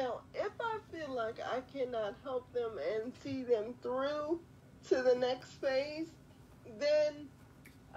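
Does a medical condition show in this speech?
Yes: quadriplegic cerebral palsy; quadriplegic, from birth.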